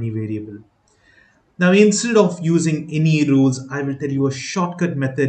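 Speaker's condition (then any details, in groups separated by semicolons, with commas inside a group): No condition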